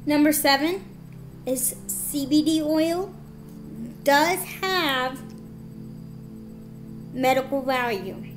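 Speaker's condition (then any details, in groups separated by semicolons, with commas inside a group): Cerebral palsy, spastic, severe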